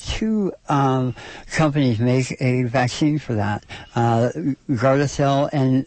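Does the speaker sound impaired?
Yes: oral cancer surgery; stage 4 oral cancer at 33, right half of face removed and rebuilt, half jaw replaced with fibula.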